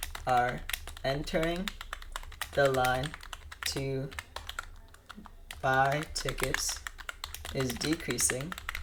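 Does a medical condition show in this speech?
No.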